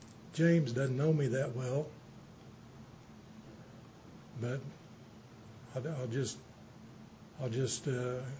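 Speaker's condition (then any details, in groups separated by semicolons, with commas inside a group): Parkinson's; a little shaky tonight, slowed down state; not speaking too fast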